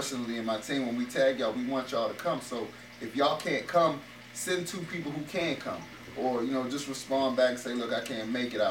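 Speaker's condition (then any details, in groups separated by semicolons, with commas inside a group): No condition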